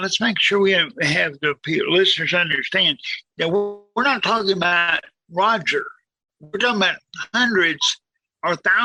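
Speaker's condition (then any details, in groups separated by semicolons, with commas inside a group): Cerebral palsy, severe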